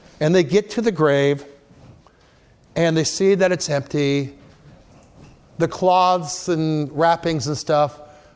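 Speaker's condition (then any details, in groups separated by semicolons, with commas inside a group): No condition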